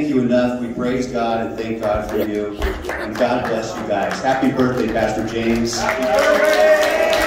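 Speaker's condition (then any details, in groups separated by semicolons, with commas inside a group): No condition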